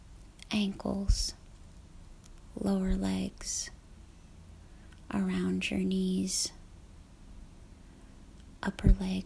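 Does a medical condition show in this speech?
No.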